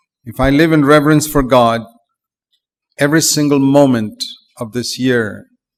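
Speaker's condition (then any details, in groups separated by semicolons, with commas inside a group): No condition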